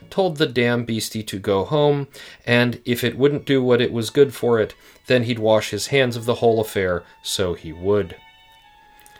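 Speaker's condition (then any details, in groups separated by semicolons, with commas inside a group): No condition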